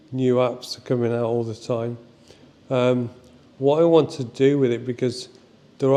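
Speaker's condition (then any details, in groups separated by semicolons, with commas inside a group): Motor neurone disease (ALS); progressing quickly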